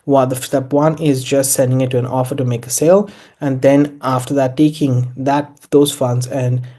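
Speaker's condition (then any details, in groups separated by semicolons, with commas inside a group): No condition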